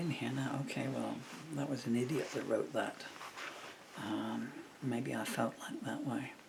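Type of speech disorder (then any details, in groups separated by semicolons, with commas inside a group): Bulbar dysarthria; progressive bulbar palsy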